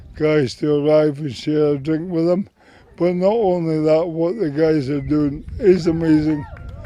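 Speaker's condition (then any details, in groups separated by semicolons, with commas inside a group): MND; about 4.5 years since diagnosis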